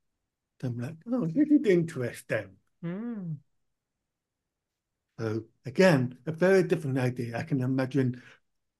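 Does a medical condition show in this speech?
Yes: profound deafness; born profoundly deaf, powerful hearing aids early, cochlear implant one ear after ear problem; hearing aids let own speech be heard, speech not too bad.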